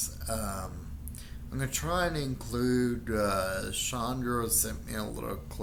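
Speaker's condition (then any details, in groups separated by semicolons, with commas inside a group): Friedreich's ataxia; omaveloxolone trial, physical therapy, improved standing, plateaued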